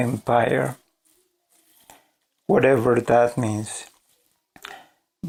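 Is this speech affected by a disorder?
Yes: ALS.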